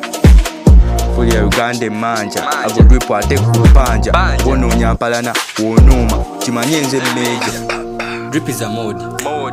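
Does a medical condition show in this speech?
No.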